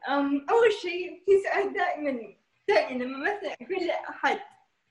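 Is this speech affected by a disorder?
Yes: cerebral palsy; mild cerebral palsy, weak muscles, movements differ from others, long-term exercise to strengthen muscles; described by host as very normal in speech.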